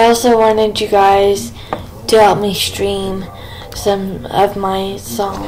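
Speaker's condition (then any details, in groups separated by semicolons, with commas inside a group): Cerebral palsy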